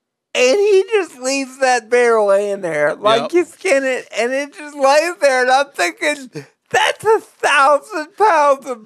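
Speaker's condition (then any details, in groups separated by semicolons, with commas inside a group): Cerebral palsy; difficulty typing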